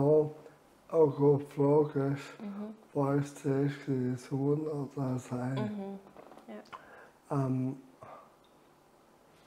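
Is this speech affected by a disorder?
Yes: amyotrophic lateral sclerosis.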